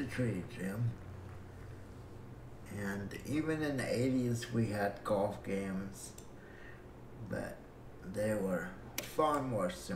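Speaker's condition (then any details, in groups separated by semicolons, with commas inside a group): Cerebral palsy; breathing fine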